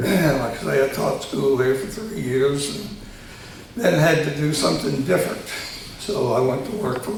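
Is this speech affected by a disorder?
Yes: tongue cancer surgery; three malignant tongue tumors removed, both sides of tongue.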